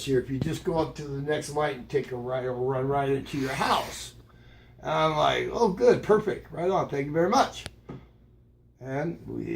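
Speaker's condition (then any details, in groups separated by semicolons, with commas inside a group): No condition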